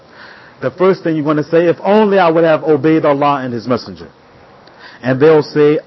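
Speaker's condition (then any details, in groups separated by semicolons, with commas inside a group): No condition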